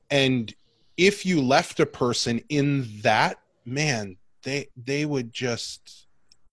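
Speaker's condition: No condition

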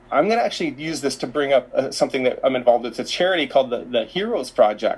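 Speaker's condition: No condition

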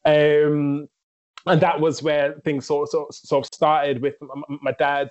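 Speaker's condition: Stammer; considered mute, did not speak until age five, needed speech therapy but never had it; stammer audible in recording, uses rhythmic techniques from rapping in everyday speech; chest and mind contract when stammering, even now, rapping Eminem lyrics let speech flow loosely; repeated sounds

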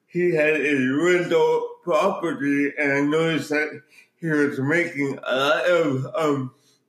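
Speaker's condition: Cerebral palsy

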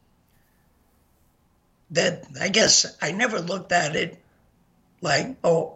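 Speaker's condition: Gunshot injury to voice box; bullet still lodged behind carotid artery

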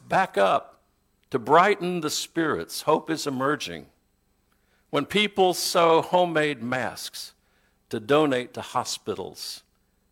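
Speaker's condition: No condition

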